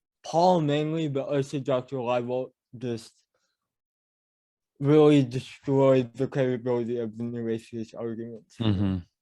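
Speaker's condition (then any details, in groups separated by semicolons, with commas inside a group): Cerebral palsy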